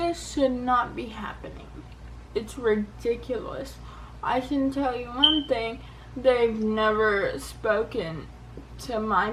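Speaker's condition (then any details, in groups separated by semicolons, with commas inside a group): Cerebral palsy; affects balance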